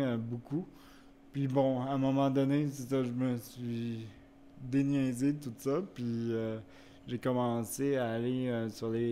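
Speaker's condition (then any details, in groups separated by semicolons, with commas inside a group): Cerebral palsy; wheelchair use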